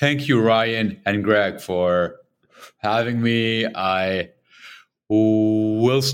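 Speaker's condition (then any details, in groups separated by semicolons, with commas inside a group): Stutter; lifelong stutter, onset around age two, noticed by mother; breathing technique to control stutter, Toastmasters member nine years; audible breathing, effort to control stutter, pauses that could be mistaken for internet lag; blocks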